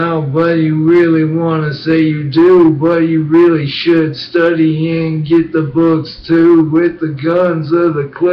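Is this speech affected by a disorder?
Yes: brain injury; bicycle accident head injury.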